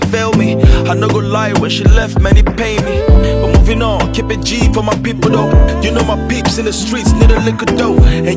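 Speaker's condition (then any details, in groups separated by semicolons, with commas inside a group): No condition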